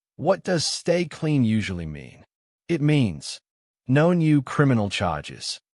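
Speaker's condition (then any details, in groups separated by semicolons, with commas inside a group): No condition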